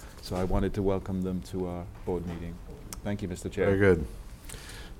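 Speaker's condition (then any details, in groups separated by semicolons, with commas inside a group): No condition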